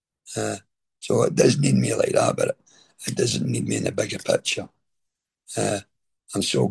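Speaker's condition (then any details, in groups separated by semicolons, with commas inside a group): Throat cancer treatment effects, stage 4 throat cancer; voice changed by throat cancer and treatment, deep voice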